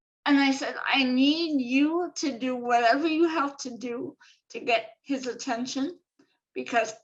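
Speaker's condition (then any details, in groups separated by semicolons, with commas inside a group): Cerebral palsy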